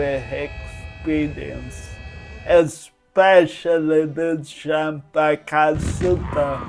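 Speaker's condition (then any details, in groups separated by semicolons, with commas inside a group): Cerebral palsy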